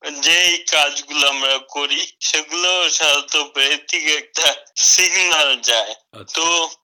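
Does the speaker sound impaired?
Yes: motor neurone disease; progressive motor neuron degeneration, walking gradually lost, earlier walker and standard wheelchair, further free government equipment.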